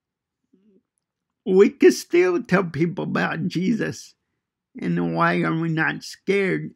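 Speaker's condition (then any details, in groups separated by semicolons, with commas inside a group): Cerebral palsy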